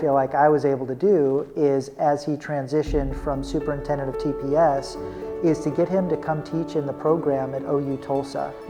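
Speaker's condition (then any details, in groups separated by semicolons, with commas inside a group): No condition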